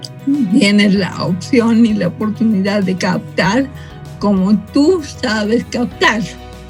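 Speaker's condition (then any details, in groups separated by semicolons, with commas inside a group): Cerebral palsy from birth; from birth, lack of oxygen, affects motor, language, posture; speech and language affected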